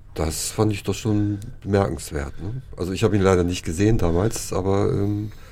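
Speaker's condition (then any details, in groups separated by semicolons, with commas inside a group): No condition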